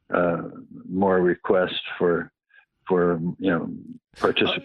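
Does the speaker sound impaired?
Yes: Parkinson's disease.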